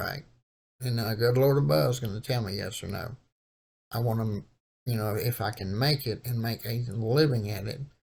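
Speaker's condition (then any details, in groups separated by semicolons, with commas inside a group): Cerebral palsy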